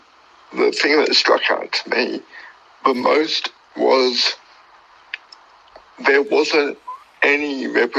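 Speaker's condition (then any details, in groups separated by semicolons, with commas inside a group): Cerebral palsy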